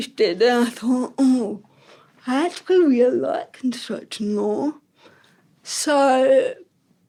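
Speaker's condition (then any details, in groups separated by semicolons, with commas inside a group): Ataxic cerebral palsy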